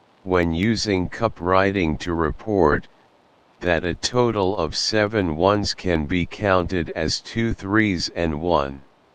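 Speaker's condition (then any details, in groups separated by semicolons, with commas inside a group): No condition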